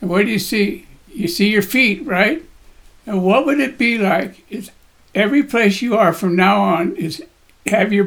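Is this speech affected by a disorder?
Yes: Parkinson's disease; Parkinson's disease at age 76 to 77, body tremor, shaking stops when holding heavy weights; Parkinson's getting in the way a little, daily cardio and gym workouts; voice shakes.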